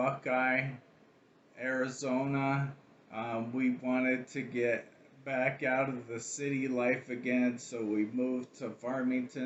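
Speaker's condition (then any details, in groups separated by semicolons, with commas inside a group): ALS; can still talk a little, breathing tests good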